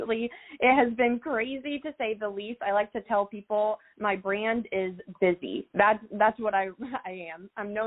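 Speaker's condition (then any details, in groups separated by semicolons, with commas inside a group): No condition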